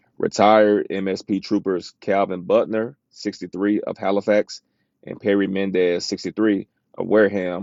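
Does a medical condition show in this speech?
No.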